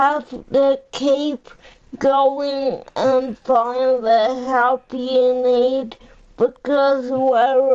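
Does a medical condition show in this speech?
Yes: cerebral palsy; powerchair user.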